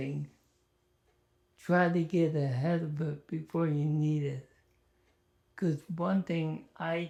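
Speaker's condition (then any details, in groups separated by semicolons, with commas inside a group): ALS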